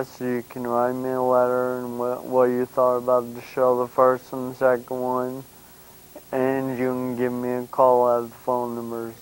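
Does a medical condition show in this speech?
Yes: brain injury.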